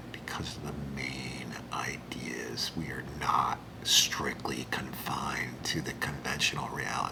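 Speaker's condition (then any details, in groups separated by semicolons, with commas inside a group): No condition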